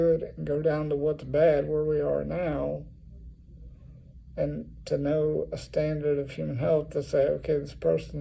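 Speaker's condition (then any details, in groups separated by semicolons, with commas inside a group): Cerebral palsy; has had speech therapy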